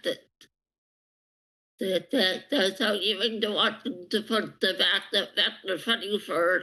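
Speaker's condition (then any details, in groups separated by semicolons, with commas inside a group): Speech impairment; needs extra time to speak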